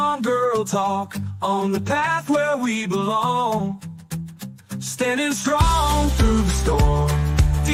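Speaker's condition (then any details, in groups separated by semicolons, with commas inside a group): No condition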